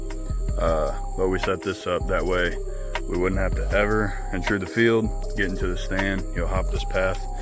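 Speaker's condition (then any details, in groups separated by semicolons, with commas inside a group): No condition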